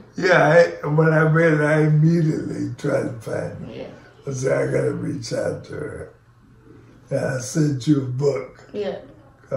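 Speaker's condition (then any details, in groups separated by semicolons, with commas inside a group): ALS; onset left foot drop, then left leg weakness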